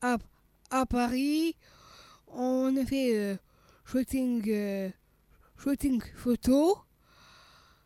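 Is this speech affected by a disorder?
Yes: Down syndrome (trisomy 21); congenital heart malformation, heart surgery at age one after Staphylococcus aureus infection, second heart operation near right ventricle; childhood speech therapy to tone tongue, swallowing problems, slowness.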